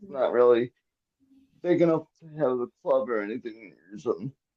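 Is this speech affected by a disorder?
Yes: cerebral palsy; quadriplegic from birth, brain injury from brain bleed at birth, arms and legs affected, cannot walk.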